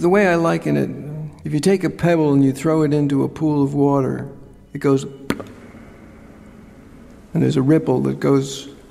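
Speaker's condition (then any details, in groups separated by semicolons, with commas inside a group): Parkinson's; right-hand tremor, trouble buttoning, arm freezing, no fluidity, diagnosed about ten years ago by neurologist; on medication with about 90-minute window, freezing on stage; less speech trouble than co-actor, mainly movement trouble, sharp and clear at medication peak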